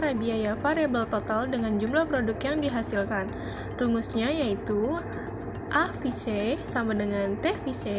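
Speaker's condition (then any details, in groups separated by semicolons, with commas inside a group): No condition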